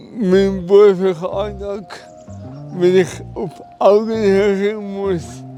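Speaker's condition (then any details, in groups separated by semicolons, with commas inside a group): Cerebral palsy; present since birth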